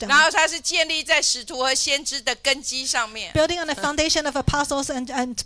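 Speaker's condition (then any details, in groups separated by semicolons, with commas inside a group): No condition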